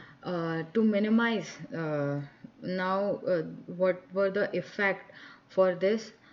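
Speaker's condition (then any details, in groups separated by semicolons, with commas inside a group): No condition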